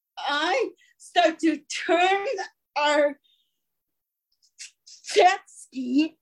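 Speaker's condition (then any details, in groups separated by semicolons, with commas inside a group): Stuttering; prolonged sounds, blocks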